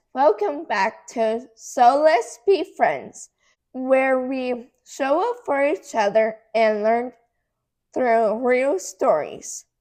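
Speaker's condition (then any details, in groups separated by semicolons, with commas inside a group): Cerebral palsy; hard to talk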